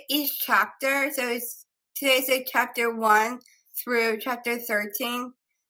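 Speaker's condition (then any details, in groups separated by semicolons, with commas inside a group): Down syndrome; three copies of 21st chromosome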